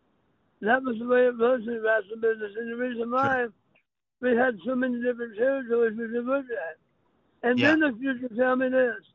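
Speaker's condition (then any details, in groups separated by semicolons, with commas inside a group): Throat cancer; speech impediment, sounds like a very unique accent, may be hard to understand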